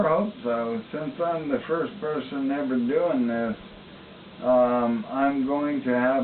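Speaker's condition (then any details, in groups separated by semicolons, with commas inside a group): ALS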